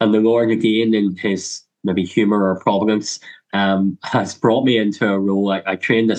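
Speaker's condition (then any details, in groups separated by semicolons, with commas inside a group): Cleft lip and palate; congenital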